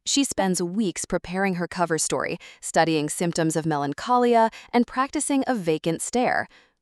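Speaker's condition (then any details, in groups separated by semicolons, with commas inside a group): No condition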